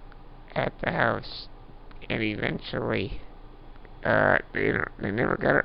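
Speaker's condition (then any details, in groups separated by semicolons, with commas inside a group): Duchenne muscular dystrophy; age 30, trach and ventilator mainly for sleep, breathing effortful, home pulse oximeter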